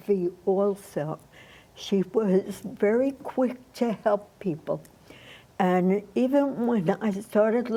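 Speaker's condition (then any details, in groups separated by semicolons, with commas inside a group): Essential tremor; voice tremor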